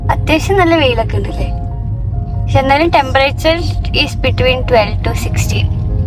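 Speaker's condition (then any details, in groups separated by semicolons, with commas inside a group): No condition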